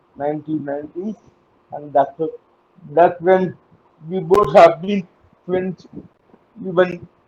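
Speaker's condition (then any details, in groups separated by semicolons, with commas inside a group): Cerebral palsy; uses wheelchair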